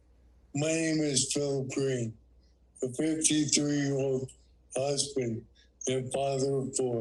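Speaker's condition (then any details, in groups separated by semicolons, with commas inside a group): ALS; hands affected; investigational treatment, lost some hand function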